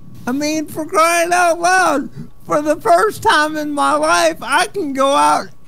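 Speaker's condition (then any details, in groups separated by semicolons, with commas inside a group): Cerebral palsy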